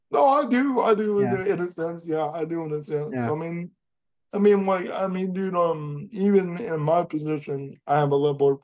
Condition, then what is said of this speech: Cerebral palsy. It kind of helped, kind of messes my speech just a ... form.